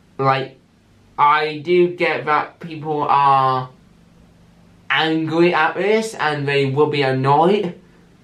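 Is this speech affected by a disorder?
Yes: cerebral palsy with stammer.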